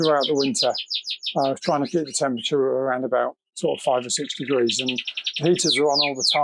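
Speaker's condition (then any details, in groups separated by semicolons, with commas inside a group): No condition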